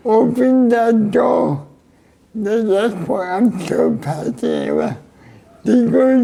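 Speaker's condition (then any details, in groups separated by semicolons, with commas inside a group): Cerebral palsy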